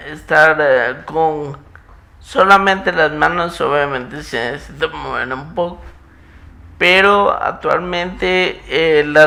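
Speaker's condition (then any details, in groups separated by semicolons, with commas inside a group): Muscular dystrophy; genetic, affects movement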